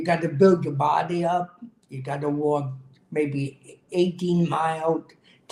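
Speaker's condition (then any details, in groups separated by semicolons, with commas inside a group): Cerebral palsy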